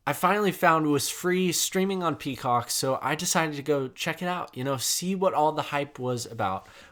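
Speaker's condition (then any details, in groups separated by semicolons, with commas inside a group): No condition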